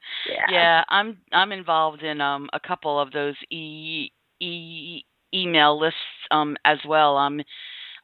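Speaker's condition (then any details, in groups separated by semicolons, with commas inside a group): Stuttering; practices voluntary stuttering; sometimes no obvious stuttering then sudden stuttering, voluntary stuttering can turn into real stuttering; repeated sounds, repeated words, prolonged sounds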